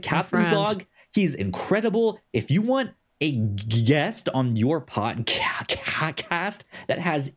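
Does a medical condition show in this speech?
Yes: stutter; self-attributed to brain moving faster than mouth; good and bad days, some days cannot speak, fast when excited, mistaken for cartoony bit; here repeated sounds, prolonged sounds, blocks.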